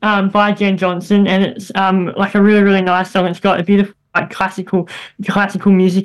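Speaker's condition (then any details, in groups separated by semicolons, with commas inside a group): Bilateral cleft lip and palate; congenital, first operation at 3 months, many operations, braces before hip-to-mouth bone graft, throat operation, lifelong speech therapy; as child hard to understand, squeaky, very airy, nasal voice, speech hindered drama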